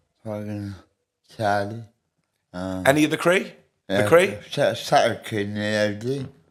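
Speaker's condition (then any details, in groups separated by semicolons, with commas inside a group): Medication-induced speech impediment; caused by excessive prescribed medication doses; on medication about 50 years, since age 16-17; hard to understand, struggles with some words, still affected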